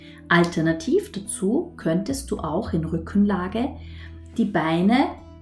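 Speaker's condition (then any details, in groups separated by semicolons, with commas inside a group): No condition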